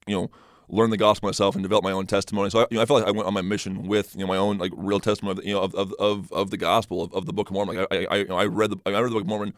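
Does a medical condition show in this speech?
Yes: stutter; stutter first noticed in high school, magnified on mission while learning Spanish; past speech therapists helped a little, detailed preparation learned from coach Lewis at Lone Peak; trips over words, can't get words out off the cuff, less when prepared, confident; here repeated sounds, repeated words.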